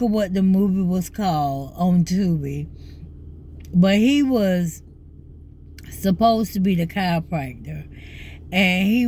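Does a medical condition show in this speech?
Yes: ALS.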